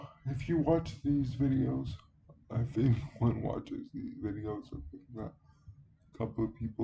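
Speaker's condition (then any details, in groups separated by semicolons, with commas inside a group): Cerebral palsy; speaks relatively well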